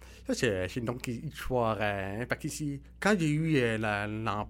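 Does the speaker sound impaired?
Yes: profound deafness; congenital profound deafness, hearing aids from early childhood, early delay, cochlear implant very late at age 11; uses cochlear implant, lip reads to confirm messages, prefers FaceTime over phone, struggles in group conversation; articulation may differ from hearing speakers.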